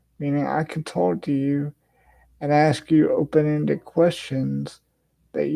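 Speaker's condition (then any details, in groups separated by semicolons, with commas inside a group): Cerebral palsy; has had speech therapy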